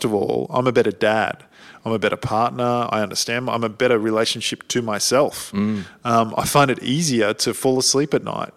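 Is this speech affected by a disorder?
No.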